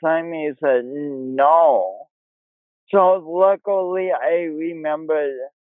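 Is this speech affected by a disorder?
Yes: cerebral palsy; affects speech and body coordination; pronounced speech impediment, imperfect voice with speech impediment quality.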